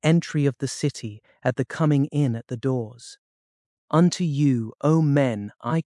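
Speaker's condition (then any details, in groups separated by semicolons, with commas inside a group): No condition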